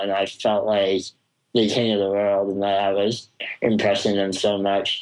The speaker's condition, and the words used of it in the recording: Spinal muscular atrophy. It affects every muscle in my body from my legs to my arms to my jaw and my tongue, which obviously affects my ability to talk, which is why I may sound a little difficult to understand at times.